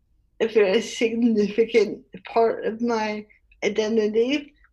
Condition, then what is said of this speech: Cerebral palsy. Um, so how it affects me, um, obviously I have a speech impediment, so the muscle is a tongue